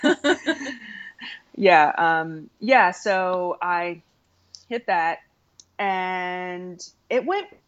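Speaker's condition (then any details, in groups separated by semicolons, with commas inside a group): Stuttering; stuttering since around age 3, past speech therapy, largely stopped talking for about 5 years; formerly hid stuttering by switching words, deep breaths, fillers like ums and ahs, avoided talking; prolonged sounds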